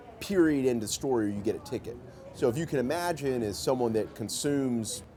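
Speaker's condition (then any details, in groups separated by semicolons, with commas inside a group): No condition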